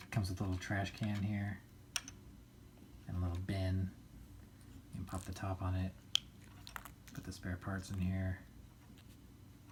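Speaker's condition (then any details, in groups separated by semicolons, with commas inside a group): No condition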